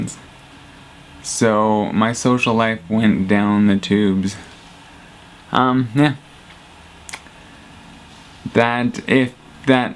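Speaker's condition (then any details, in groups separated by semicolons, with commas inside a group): Traumatic brain injury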